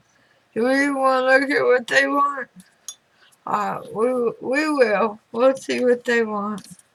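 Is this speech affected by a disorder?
Yes: throat cancer radiation damage.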